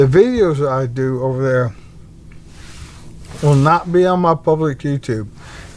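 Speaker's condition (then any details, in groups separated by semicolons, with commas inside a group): ALS; bulbar-upper onset, tongue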